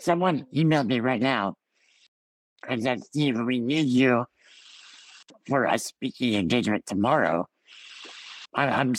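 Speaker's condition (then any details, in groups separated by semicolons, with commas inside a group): Ullrich congenital muscular dystrophy; from birth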